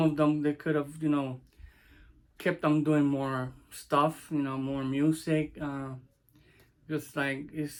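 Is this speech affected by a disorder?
No.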